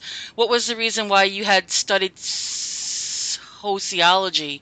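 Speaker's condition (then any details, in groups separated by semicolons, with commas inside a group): Stuttering; onset age 5 after fluent speech from age 2, stuttering ever since; half year speech therapy in 3rd grade, none in Catholic school, adult therapy few years ago; formerly avoided speaking situations, speechless at first self-help group meeting, said name and stutter by fourth or fifth; blocks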